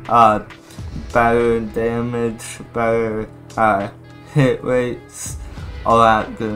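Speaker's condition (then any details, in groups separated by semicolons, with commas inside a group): Cerebral palsy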